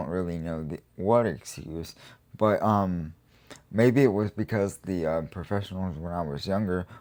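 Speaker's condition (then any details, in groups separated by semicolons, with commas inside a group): Cerebral palsy; quadriplegic, uses wheelchair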